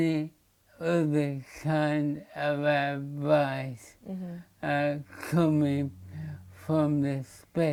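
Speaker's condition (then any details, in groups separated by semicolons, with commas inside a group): Motor neurone disease; slurred speech first sign, speech significantly worse recently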